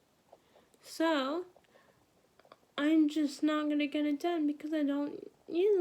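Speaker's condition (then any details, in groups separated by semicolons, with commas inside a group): Cerebral palsy; wheelchair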